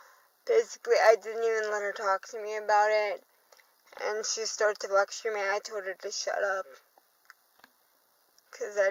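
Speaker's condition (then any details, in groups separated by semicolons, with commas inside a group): Cerebral palsy, dystonic hemiplegia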